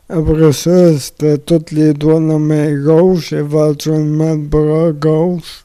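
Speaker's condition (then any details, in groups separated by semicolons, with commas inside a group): Amyotrophic lateral sclerosis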